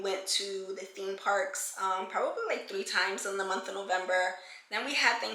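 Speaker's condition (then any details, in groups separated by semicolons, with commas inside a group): No condition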